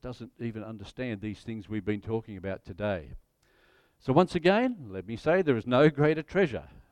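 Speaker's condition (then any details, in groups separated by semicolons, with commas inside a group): No condition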